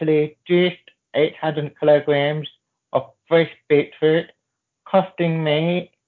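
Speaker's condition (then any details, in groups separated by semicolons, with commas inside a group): Deafness, born deaf, profound hearing loss, severe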